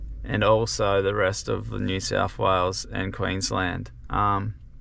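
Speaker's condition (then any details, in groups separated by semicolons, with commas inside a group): No condition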